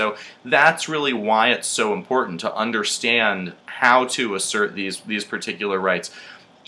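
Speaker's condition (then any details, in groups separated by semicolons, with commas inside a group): No condition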